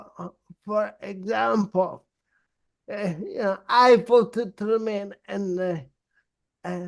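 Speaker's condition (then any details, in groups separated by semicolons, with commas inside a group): Cerebral palsy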